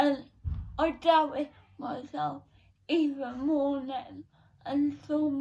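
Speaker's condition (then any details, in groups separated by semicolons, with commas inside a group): Cerebral palsy; not quadriplegic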